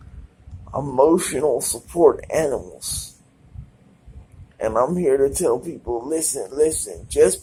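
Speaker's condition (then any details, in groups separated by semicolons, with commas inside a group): Cerebral palsy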